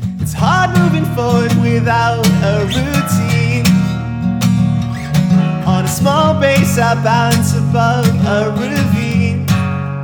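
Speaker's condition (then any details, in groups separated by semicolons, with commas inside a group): No condition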